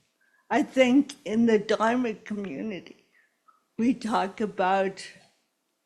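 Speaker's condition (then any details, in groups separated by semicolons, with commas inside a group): Cerebral palsy; since birth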